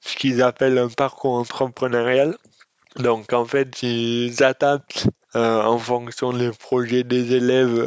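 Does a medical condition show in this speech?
Yes: dystonia; congenital, from lack of brain oxygen at birth, diagnosed soon after, left forearm most affected; eloquence disorder caused by dystonia, alongside muscular disorder.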